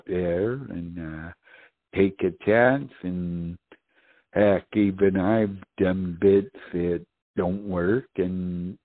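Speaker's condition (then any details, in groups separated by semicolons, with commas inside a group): Speech impediment; uncoordinated movement, cannot perform roadside sobriety test; mistaken for intoxication by bartenders and police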